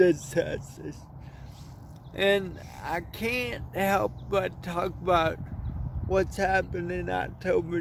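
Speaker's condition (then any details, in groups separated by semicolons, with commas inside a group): Cerebral palsy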